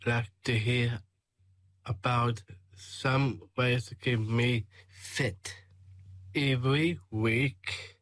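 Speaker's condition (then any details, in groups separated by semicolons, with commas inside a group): Down syndrome; 21 years old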